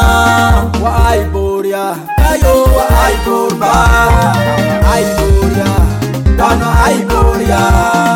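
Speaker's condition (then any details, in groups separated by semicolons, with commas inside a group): No condition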